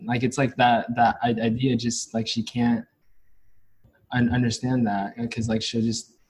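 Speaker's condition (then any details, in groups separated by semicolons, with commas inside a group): Stuttering; onset around age 5 or 6, biological father and maternal grandfather stutter, childhood speech therapy including easy onset; attends NSA and Stutter Social online support meetings; much worse when hiding it, hardly stutters when relaxed and open, harder at school, grandmother hears none; repeated sounds, blocks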